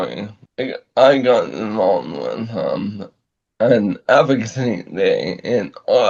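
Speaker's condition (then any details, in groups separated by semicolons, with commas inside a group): ALS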